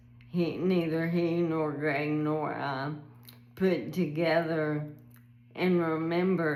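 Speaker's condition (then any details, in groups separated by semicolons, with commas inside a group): ALS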